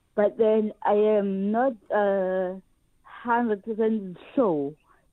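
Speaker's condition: Cerebral palsy; cerebral palsy from birth, previously unable to swim, now swims and competes in adaptive surfing; surfs with helper pushing into wave, rides wave to end

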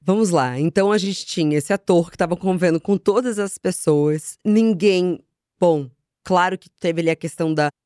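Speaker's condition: No condition

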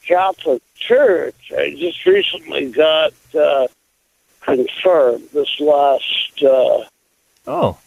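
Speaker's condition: Stroke; apologizes for presentation of speech after stroke, asks listeners to look for substance

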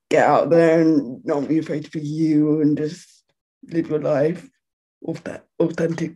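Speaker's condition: Quadriplegic cerebral palsy; physiotherapy

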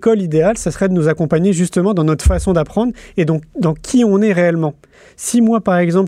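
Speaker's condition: No condition

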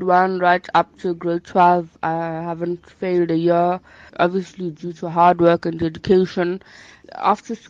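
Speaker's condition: Bilateral sensorineural hearing loss; onset age 4 after mumps complications, both ear nerves dead, failed nerve repair, four grommet surgeries; wears hearing device in ear, communicates by speech rather than sign language; speech never fully clear, long-term speech therapy to maintain speech

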